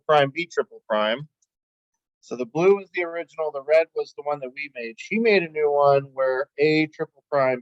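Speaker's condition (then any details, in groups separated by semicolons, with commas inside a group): No condition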